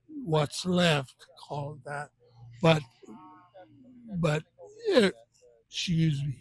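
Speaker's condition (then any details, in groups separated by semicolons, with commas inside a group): Benign essential tremor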